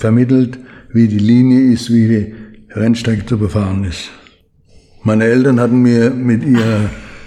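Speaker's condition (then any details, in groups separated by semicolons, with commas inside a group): Parkinson's disease; needs much training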